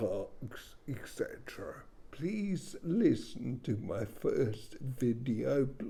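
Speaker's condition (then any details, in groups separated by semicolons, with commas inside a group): Speech impairment after car accident; car accident, powered wheelchair; 21 years since accident; hard to understand, uses computerised voice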